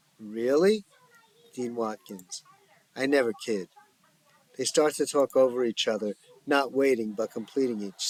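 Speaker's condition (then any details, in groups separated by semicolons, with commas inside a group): No condition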